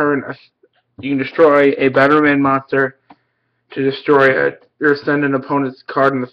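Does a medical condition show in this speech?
No.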